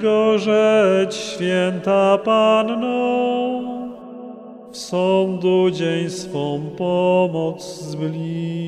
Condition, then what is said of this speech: No condition.